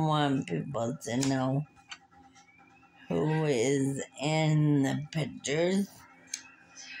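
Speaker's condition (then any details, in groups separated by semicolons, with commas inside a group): Muscular dystrophy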